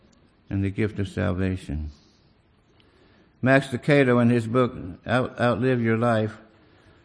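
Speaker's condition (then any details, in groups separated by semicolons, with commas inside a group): Parkinson's disease; small handwriting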